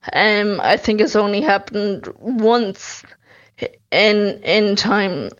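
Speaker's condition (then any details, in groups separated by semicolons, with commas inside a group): Friedreich's ataxia; costly drug treatment not available in Ireland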